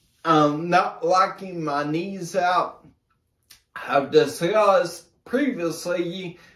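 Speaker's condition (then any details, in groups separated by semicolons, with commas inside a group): Brain injury; affects walking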